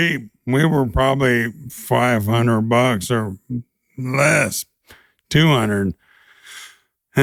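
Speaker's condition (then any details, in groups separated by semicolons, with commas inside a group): ALS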